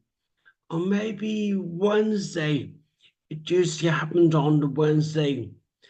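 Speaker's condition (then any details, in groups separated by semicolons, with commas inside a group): Traumatic brain injury; speech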